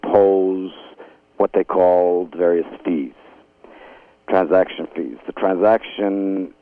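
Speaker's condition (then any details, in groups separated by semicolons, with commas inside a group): No condition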